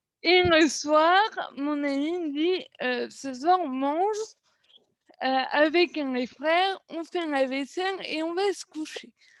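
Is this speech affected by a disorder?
Yes: cerebral palsy.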